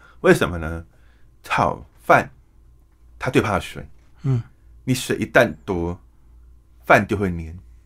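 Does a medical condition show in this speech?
Yes: hearing impairment.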